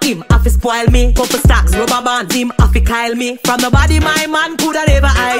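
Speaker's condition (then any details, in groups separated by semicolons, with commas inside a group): No condition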